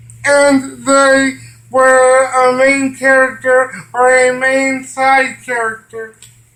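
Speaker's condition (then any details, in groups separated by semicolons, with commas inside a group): Cerebral palsy; from birth; physical therapy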